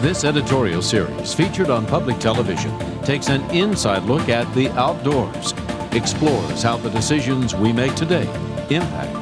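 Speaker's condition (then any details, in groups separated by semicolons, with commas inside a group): No condition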